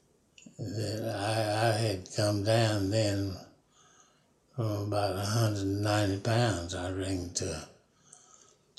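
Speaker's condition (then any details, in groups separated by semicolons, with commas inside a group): Parkinson's disease; Parkinson's for about 5 years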